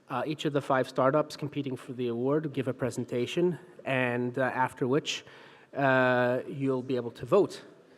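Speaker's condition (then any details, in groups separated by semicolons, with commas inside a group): No condition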